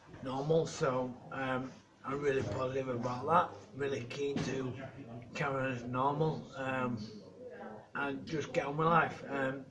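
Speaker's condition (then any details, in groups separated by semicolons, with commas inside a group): Motor neurone disease; mainly affects voice and throat muscles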